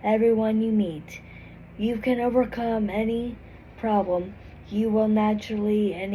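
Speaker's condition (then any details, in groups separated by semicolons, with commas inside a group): Cerebral palsy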